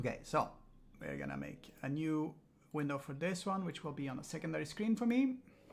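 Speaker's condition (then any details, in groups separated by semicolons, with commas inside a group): No condition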